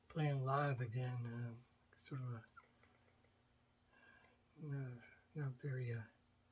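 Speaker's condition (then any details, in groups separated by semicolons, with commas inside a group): Myasthenia gravis; affects two fingers; few years since diagnosis, finger use regained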